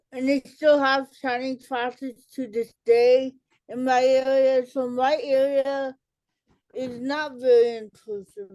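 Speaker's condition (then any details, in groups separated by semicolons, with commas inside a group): Cerebral palsy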